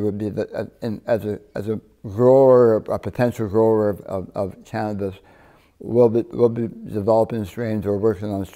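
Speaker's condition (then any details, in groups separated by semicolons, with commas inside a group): Partial glossectomy for tongue cancer; tongue cancer, one third tongue removed, wrist flap reconstruction; surgery years ago; distinctive accent since surgery, relearned talking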